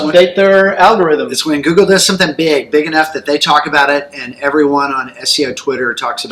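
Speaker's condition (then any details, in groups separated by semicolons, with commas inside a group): No condition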